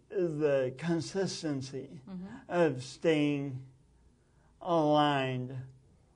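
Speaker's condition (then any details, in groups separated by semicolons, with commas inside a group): Speech impediment from birth oxygen loss; distinguished one-of-a-kind unique accent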